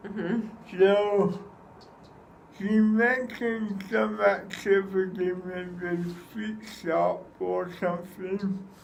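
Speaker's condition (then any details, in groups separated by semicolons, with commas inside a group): Cerebral palsy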